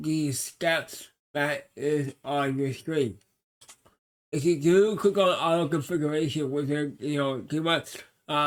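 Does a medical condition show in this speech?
Yes: cerebral palsy.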